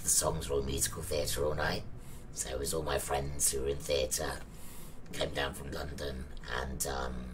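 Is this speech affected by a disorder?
Yes: laryngectomy; trachea partly removed.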